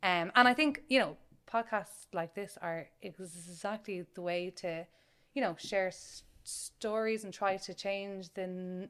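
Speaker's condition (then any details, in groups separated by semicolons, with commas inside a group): Stammering; lifelong stammer, teenage speech therapy, Dublin Adult Stuttering group therapy at 20 by Jonathan Linklater; adult who stammers, still fears being caught out, stammers more when anxious; long tried to pass as fluent, uses voluntary stammering, sometimes still hides stammer; prolonged sounds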